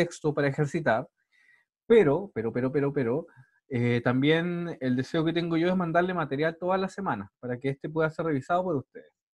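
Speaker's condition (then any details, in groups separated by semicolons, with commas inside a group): No condition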